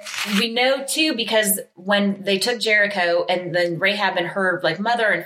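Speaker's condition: No condition

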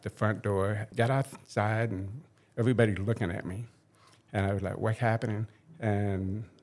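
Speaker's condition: Hearing impairment; cochlear implant on left side received on 50th birthday; uses cochlear implant

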